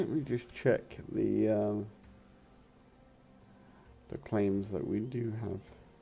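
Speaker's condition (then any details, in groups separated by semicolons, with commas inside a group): Cerebral palsy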